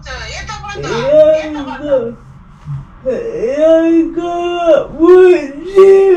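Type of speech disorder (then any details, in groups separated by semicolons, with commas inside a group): Pseudobulbar dysarthria; cerebral palsy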